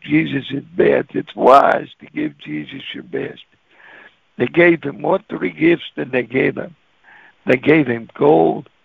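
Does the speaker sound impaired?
Yes: cerebral palsy; walks really funny.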